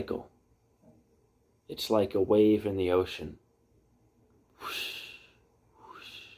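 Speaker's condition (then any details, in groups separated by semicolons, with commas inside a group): No condition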